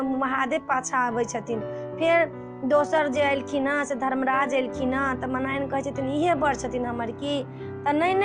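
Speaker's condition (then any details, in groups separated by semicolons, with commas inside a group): No condition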